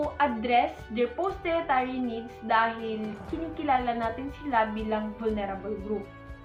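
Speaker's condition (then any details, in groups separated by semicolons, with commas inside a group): No condition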